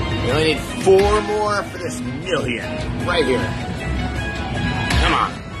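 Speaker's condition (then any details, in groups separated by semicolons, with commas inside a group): No condition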